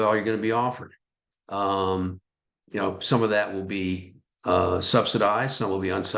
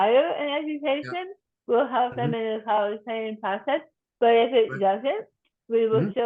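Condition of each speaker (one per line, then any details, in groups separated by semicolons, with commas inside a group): No condition
Tongue cancer surgery and reconstruction; cancer about one year ago; voice altered by surgery and reconstruction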